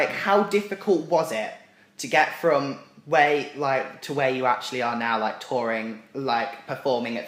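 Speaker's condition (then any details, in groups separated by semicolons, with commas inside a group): No condition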